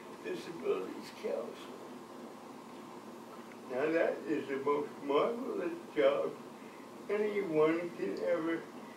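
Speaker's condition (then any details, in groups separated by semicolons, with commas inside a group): Cerebral palsy; from birth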